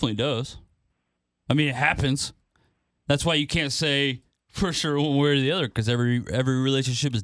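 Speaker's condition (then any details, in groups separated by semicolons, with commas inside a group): No condition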